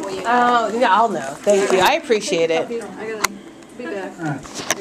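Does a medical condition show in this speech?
No.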